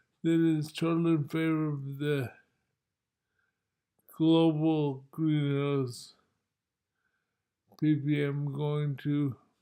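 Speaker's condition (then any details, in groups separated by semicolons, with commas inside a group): Multiple sclerosis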